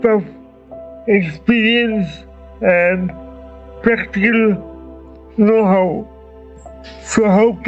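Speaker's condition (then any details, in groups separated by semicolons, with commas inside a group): Cerebral palsy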